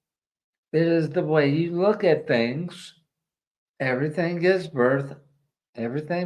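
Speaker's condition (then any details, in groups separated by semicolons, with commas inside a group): ALS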